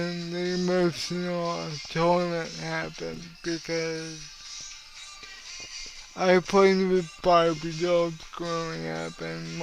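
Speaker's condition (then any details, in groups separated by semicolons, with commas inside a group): Cerebral palsy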